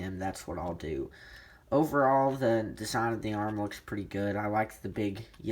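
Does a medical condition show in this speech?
No.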